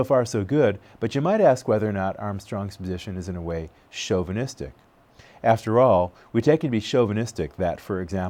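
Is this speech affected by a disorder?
No.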